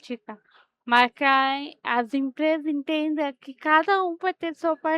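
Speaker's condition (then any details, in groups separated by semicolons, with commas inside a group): Cerebral palsy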